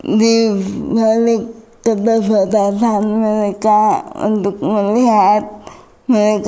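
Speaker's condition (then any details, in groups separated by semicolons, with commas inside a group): Cerebral palsy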